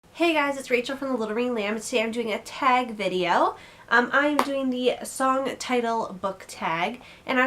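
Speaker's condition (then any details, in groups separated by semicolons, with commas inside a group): No condition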